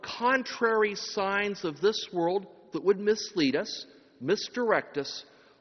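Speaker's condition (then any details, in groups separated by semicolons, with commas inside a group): No condition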